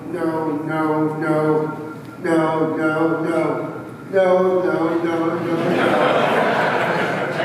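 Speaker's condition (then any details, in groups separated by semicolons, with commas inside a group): Cerebral palsy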